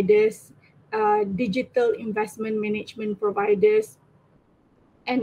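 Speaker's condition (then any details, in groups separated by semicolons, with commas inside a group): No condition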